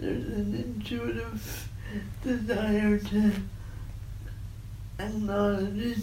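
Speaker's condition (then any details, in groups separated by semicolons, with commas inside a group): Cerebral palsy; voice sounds a bit off-center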